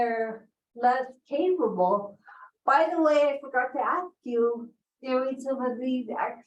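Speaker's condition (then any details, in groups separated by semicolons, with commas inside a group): Cerebral palsy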